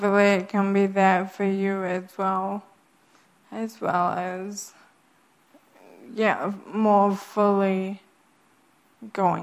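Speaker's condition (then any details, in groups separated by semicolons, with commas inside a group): Friedreich's ataxia; degenerative, gets worse over time, spinal surgery at 13 for curved spine; cannot speak if quiet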